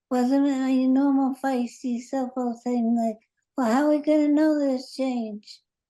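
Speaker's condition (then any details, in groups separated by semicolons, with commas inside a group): Parkinson's; about 7 years since onset, on Parkinson's medication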